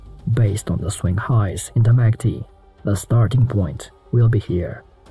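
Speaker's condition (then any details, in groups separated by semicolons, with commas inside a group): No condition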